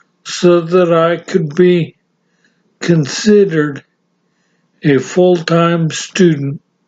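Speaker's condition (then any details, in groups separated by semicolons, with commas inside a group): Severe brain injury; 21 years since injury, types with left hand only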